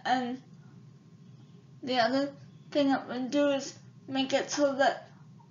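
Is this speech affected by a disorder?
Yes: cerebral palsy; affects all four limbs.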